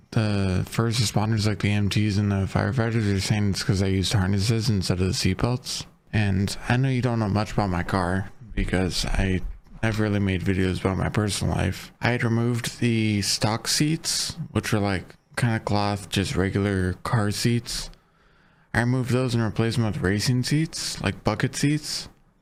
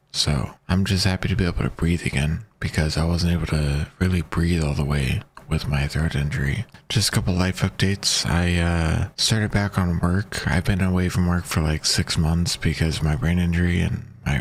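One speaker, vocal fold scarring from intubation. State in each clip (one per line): 7.5 weeks after surgery
3 weeks after surgery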